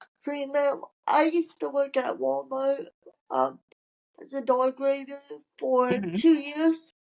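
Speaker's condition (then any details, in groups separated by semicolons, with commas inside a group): Cerebral palsy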